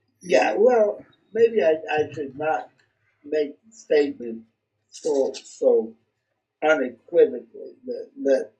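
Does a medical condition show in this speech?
Yes: cerebral palsy; speech not affected.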